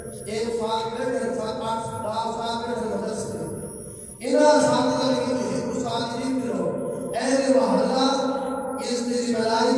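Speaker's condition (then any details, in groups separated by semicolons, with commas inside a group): No condition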